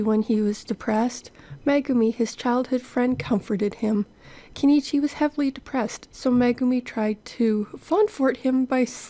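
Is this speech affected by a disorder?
No.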